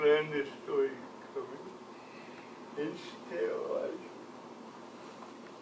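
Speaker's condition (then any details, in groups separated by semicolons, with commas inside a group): Cerebral palsy; from birth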